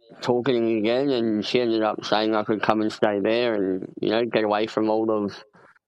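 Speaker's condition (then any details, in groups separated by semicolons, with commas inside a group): Cleft palate; congenital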